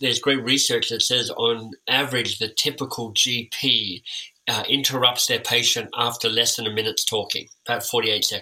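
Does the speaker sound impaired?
Yes: cleft lip and palate; orthodontic treatment.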